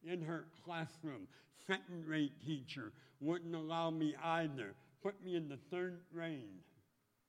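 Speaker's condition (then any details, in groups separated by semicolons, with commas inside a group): Speech impediment; first operation in North Dakota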